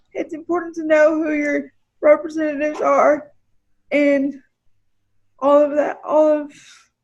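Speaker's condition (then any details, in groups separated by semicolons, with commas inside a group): Cerebral palsy, spastic, mild; power wheelchair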